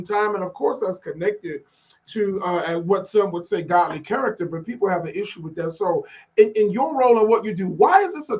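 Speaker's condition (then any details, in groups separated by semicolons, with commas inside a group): No condition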